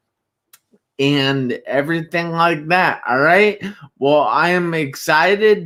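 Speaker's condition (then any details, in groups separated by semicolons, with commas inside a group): Traumatic brain injury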